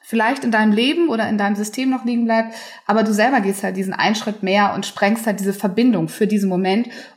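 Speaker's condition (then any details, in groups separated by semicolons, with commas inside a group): No condition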